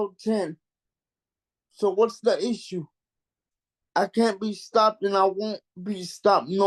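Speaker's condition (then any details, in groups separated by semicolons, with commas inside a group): Cerebral palsy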